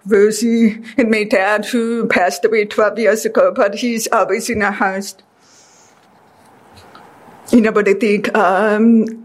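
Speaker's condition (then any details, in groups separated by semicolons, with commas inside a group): Deafness; deaf since childhood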